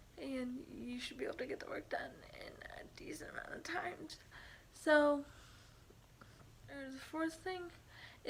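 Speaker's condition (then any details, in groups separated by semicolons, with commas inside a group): Cerebral palsy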